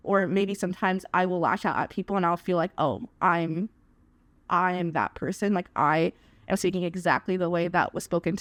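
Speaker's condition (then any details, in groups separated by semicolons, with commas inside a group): No condition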